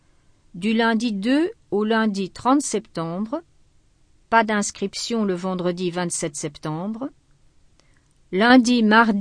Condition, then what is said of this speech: No condition.